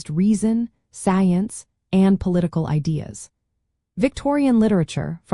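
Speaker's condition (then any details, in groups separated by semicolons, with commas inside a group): No condition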